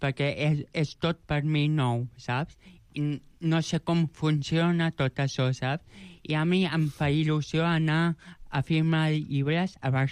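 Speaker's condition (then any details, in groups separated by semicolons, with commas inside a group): Joubert syndrome; present from birth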